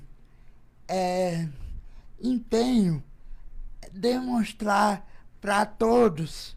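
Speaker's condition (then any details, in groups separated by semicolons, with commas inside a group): Cerebral palsy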